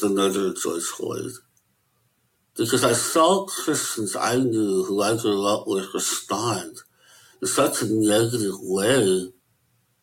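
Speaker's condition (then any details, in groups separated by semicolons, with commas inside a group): Möbius syndrome; incomplete lip closure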